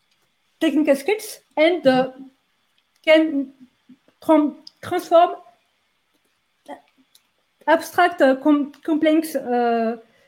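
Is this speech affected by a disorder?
Yes: stuttering; led to rejection from computer science master's program; here prolonged sounds.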